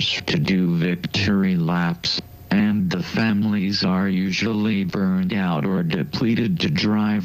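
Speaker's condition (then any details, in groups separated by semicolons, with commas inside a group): ALS, speech-generating device; bulbar onset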